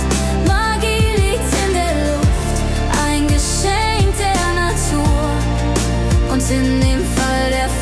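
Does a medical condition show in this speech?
No.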